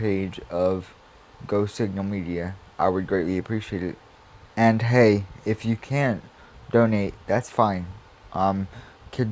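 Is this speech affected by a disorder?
Yes: cerebral palsy; spastic quadriplegic.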